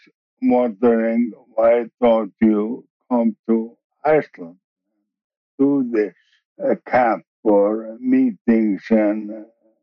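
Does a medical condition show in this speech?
Yes: ALS; initially diagnosed bulbar-onset, later reclassified as regular form, wheelchair user; very slow progression, many years since diagnosis; slurred or slowed speech.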